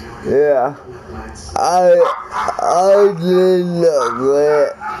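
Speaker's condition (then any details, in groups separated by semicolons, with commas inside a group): Cerebral palsy; atypical speech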